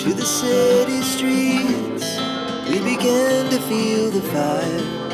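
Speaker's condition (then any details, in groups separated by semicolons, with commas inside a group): No condition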